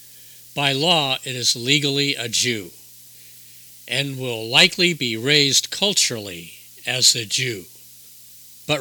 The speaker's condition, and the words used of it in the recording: No condition.